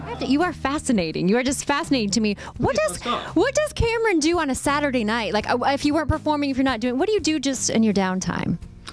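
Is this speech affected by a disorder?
No.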